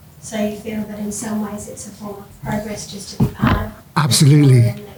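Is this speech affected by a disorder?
No.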